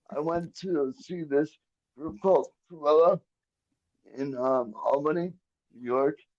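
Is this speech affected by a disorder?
Yes: cerebral palsy; quadriplegic from birth, brain injury from brain bleed at birth, arms and legs affected, cannot walk; relies on personal care attendants (PCAs) for getting around and daily care.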